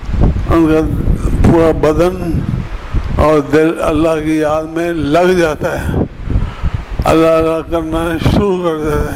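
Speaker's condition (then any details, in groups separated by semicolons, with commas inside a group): Difficulty speaking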